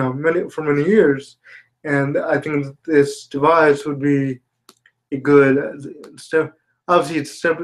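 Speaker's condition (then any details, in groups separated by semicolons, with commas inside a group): Spastic quadriplegia cerebral palsy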